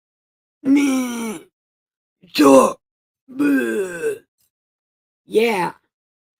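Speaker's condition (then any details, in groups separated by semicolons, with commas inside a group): Brain injury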